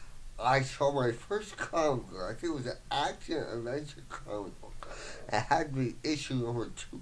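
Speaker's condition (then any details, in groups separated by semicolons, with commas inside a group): Voice box damage, traumatic brain injury; tbi found 3-4 years ago, rehabilitation services, fine motor loss, half lung capacity lost, cannot handwrite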